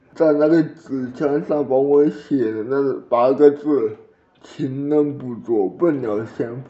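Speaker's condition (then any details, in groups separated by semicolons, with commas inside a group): Cerebral palsy; blue at birth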